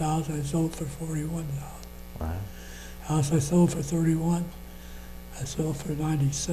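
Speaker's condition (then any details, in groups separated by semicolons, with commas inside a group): Parkinson's disease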